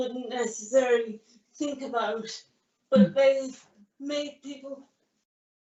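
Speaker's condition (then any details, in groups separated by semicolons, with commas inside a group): Cerebral palsy; caused by grade one brain bleed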